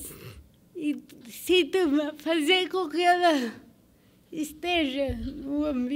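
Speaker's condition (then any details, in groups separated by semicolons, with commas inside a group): Cerebral palsy; from birth, medical negligence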